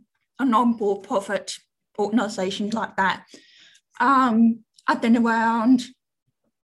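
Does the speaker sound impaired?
Yes: deafness; cochlear implant with audio cable for Zoom and team meetings, relay officer and Auslan interpreter for phone calls.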